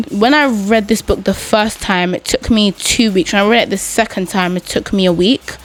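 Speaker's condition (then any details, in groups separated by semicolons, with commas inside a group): No condition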